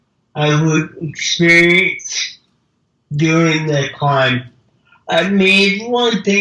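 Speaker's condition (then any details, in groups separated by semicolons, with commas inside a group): Cerebral palsy; mild speech impediment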